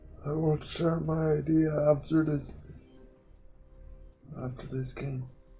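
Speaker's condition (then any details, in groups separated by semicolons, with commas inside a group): Quadriplegic cerebral palsy; uses one hand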